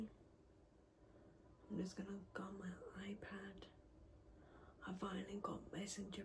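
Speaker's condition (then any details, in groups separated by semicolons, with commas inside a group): Cerebral palsy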